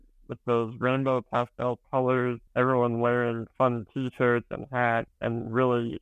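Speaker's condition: Spinal muscular atrophy

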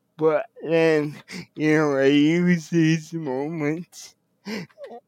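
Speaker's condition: Cerebral palsy; wheelchair user

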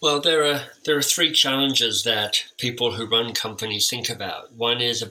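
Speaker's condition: Cleft lip and palate; orthodontic treatment

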